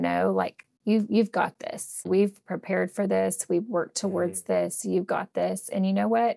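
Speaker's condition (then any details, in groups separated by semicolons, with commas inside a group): No condition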